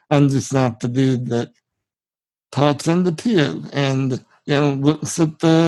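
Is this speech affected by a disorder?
Yes: spinal muscular atrophy; genetic, from birth.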